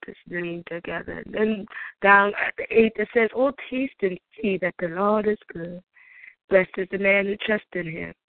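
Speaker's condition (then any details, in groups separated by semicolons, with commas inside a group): No condition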